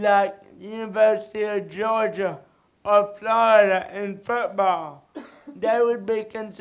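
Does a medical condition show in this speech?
Yes: cerebral palsy.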